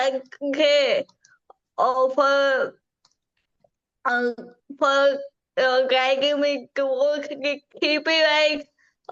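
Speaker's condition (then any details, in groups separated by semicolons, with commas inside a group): Cerebral palsy; from birth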